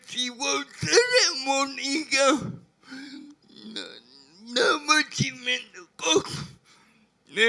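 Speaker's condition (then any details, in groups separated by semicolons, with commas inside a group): Brain lesion disability grade 1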